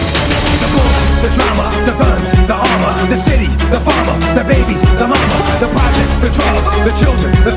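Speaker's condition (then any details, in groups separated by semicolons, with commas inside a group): No condition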